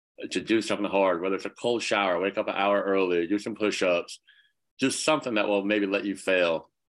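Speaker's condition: Cleft palate; congenital, severe

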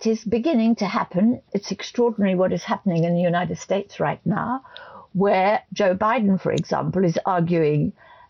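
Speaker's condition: No condition

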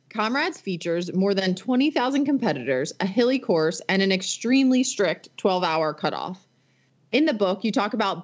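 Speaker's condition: No condition

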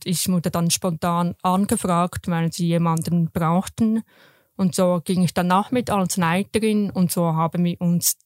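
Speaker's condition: Deafness, congenital; lip reading

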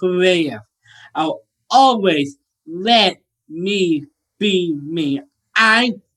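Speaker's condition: Down syndrome; open heart surgery in infancy

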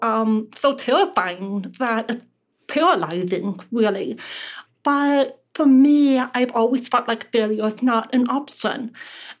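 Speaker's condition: Deafness; relies on lip reading

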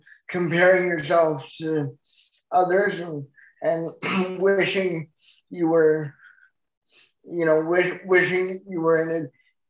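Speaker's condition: Cerebral palsy; full-time wheelchair user

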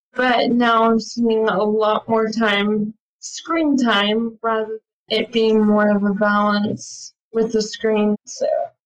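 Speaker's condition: ALS; attends ALS clinic

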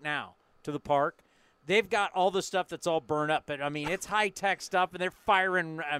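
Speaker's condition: No condition

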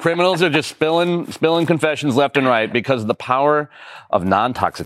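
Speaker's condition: No condition

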